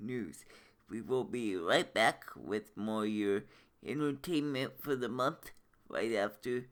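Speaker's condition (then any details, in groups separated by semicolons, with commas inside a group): Cerebral palsy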